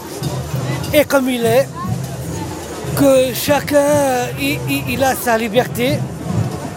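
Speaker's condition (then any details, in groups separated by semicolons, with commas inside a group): Down syndrome; trisomy 21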